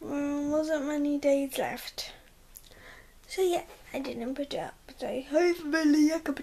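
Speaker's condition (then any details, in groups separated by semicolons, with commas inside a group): Cerebral palsy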